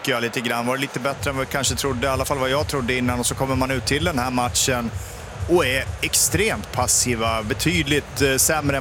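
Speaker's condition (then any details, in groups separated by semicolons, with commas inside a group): No condition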